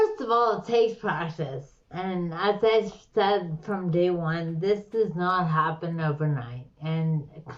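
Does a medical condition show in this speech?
Yes: slurred speech; slurred, stroke-like speech.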